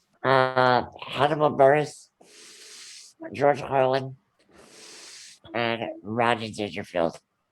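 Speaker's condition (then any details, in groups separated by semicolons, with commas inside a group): Ullrich congenital muscular dystrophy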